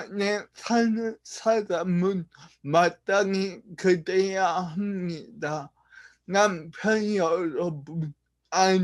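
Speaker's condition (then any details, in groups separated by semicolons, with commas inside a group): Brain lesion disability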